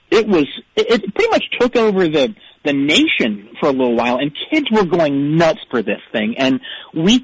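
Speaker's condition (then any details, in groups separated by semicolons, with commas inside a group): No condition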